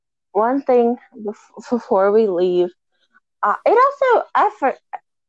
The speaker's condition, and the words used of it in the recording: Stuttering. I don't know if people caught on, but I have a stuttering don't even problem.